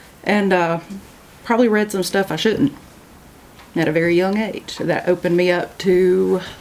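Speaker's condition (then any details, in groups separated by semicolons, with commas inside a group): No condition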